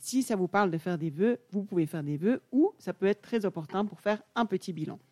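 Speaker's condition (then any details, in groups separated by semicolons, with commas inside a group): No condition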